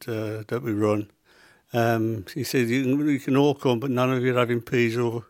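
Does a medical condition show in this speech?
Yes: Parkinson's disease; diagnosed at 59 by specialist, tremor began in little finger, spread to whole hand within weeks; 8 years since diagnosis, tremors initially medication-controlled, medication changed, foot dystonia, freezing, sometimes cannot walk; symptoms possibly audible in voice, voice possibly quieter and slower.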